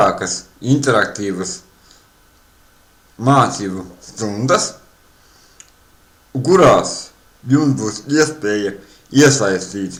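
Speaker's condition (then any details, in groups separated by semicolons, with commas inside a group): Cerebral palsy; since birth; speech not very clear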